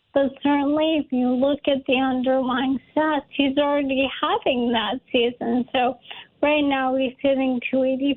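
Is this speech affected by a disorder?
Yes: ALS; diagnosed a while back.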